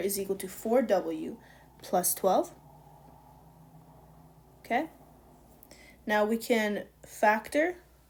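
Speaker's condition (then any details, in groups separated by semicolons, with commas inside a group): No condition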